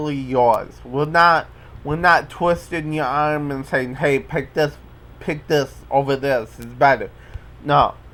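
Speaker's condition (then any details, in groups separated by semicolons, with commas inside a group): Cerebral palsy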